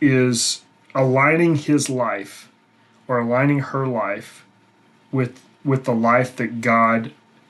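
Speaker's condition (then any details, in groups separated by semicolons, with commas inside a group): No condition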